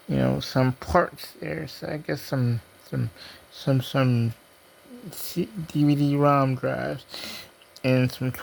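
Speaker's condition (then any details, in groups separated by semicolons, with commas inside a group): Cerebral palsy; diplegia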